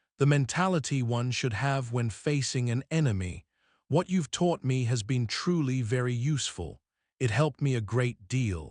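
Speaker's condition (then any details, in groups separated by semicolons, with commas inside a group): No condition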